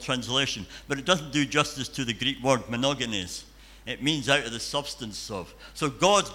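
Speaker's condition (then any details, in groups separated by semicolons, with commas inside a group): Cleft palate and cleft lip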